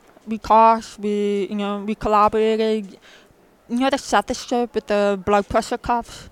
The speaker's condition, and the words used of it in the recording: Deafness. She um she was deaf as well, and she uses speech just like I do.